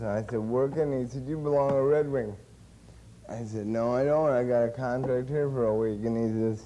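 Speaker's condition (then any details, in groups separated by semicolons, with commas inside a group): Cerebral palsy; since birth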